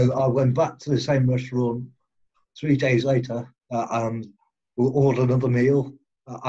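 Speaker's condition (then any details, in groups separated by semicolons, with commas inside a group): Cerebral palsy; present from birth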